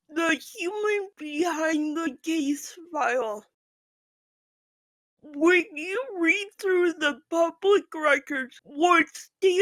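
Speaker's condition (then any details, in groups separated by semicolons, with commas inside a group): Physical speech impairment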